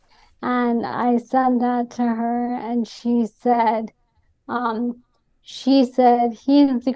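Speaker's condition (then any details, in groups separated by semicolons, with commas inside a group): ALS; Columbia University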